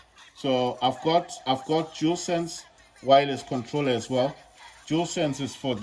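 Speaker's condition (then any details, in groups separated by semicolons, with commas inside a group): No condition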